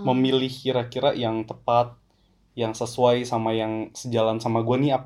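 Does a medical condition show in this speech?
No.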